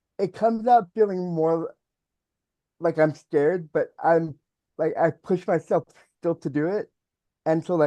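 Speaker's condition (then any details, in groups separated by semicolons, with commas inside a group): Cerebral palsy; present from birth, one side stronger, mobility device; mild speech impediment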